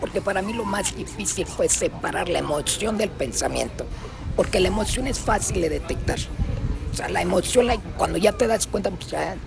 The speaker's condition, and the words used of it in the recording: Laryngectomy. Esa voz sexy que ustedes le escuchan, ya se preguntarán por qué.